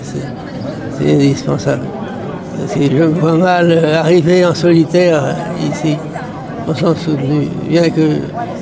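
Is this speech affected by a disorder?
Yes: Parkinson's disease; age 73, attributed to occupational pesticide exposure at agricultural cooperative via skin and inhaled gases, recognized occupational disease; bone weakening with loss of all teeth, pronounced curvature problems.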